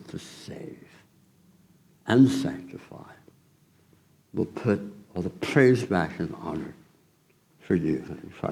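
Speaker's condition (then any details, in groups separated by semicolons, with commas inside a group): Tongue cancer surgery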